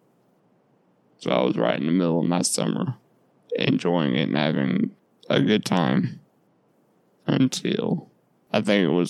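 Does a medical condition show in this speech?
Yes: Duchenne muscular dystrophy; repositioned in bed by mother.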